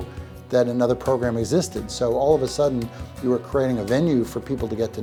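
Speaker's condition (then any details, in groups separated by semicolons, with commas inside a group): No condition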